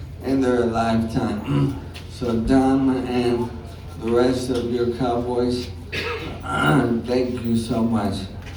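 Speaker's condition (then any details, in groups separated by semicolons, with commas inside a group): ALS; some speech trouble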